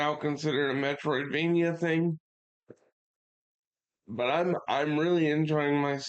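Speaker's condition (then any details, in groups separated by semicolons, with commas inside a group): Cerebral palsy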